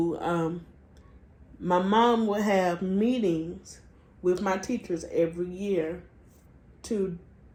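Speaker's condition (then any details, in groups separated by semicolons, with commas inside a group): Cerebral palsy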